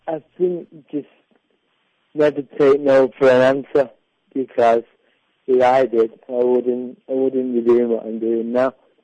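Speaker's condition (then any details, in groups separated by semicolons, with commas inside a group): Cerebral palsy; diagnosed at birth, delayed developmental milestones, walked with walking frame, predicted lifelong electric wheelchair, prone to rounded shoulders; back muscle training straightened posture and brought shoulders back; predicted never to talk, parents paid for speech therapy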